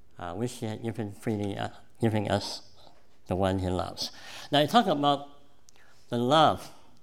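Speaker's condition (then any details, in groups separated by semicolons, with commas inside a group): Cleft palate; congenital cleft palate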